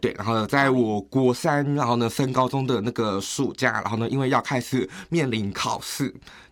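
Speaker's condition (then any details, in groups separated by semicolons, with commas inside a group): Hearing loss with cochlear implant; progressive hearing loss from childhood, cause unknown despite MRI, genetic testing; slight accent, often taken for overseas chinese or southeast asian, usually unnoticed, speaks well, normal word order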